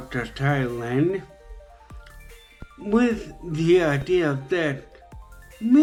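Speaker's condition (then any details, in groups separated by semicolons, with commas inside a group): Traumatic brain injury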